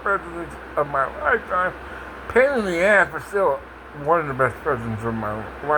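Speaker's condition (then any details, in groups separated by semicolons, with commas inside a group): Parkinson's; speech impediment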